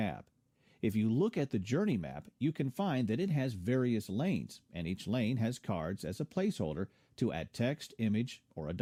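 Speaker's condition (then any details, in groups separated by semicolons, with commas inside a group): No condition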